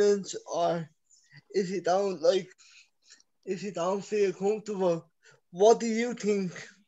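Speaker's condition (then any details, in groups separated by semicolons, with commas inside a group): Cerebral palsy; from birth, scoliosis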